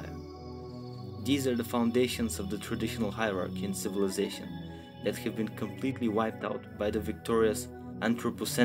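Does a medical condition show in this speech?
No.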